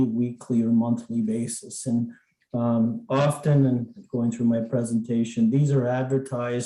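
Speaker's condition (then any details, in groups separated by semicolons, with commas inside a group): No condition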